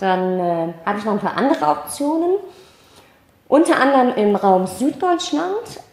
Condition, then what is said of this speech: Cleft palate. Aber letztendlich war das, ihr hört es ja selbst, ich habe so einen kleinen Sprachfehler.